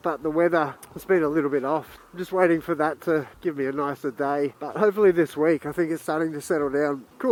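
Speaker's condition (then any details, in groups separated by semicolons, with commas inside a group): No condition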